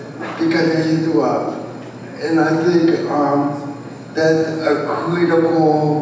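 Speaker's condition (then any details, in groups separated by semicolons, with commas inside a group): Cerebral palsy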